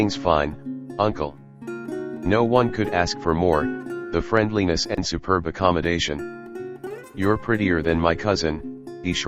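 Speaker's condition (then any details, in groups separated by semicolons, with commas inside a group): No condition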